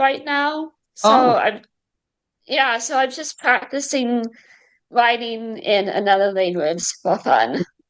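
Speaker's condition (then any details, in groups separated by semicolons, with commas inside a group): Cerebral palsy, mild; speech affected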